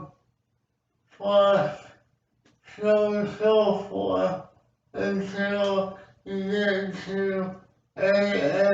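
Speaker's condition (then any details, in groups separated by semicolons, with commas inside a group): Speech impairment after birth surgery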